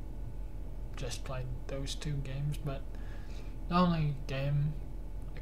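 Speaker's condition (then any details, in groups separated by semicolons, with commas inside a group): Cerebral palsy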